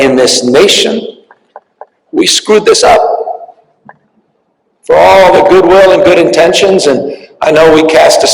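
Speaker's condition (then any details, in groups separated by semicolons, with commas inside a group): No condition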